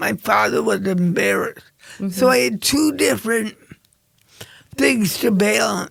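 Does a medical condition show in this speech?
Yes: cerebral palsy.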